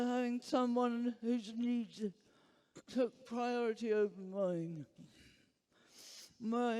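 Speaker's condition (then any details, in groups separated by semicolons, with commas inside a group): Huntington's disease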